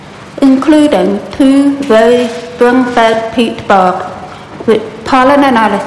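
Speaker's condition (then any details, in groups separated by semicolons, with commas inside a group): Profound deafness; profound deafness since early childhood, found at 2.5 years by kindergarten teachers, large hearing aids in body harness; without speech at 2.5 years, mother taught basic speech before school, Mary Hare School for deaf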